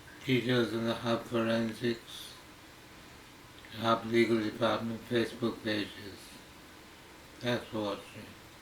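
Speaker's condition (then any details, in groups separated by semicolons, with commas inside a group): Slurred speech from poisoning; hypersalivation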